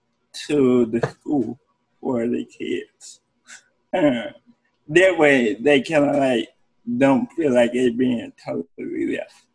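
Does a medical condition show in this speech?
Yes: cerebral palsy; present from birth.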